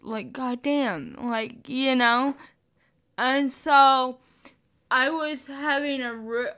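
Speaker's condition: Spastic cerebral palsy, mixed, mostly spastic

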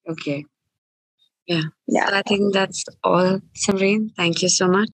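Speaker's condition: No condition

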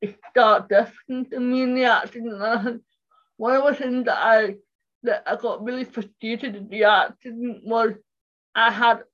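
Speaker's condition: Cerebral palsy; left side affected, walking and dexterity difficulties, profoundly deaf, tightens easily, riding for disabled 15 years; speech impairment

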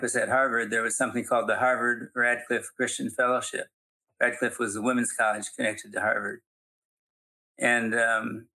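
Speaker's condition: Parkinson's; Parkinson's diagnosed about 6.5 years earlier, gradually somewhat worse, not debilitating; still teaching and speaking publicly

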